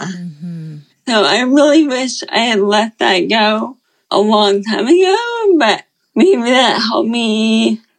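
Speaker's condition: Friedreich's ataxia; progressive, degenerative, moved from walking to walker to wheelchair, uses wheelchair

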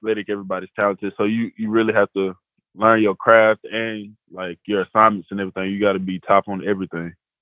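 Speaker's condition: No condition

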